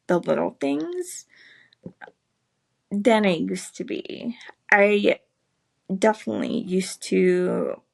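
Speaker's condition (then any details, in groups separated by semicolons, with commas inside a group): Cerebral palsy, spastic; able to speak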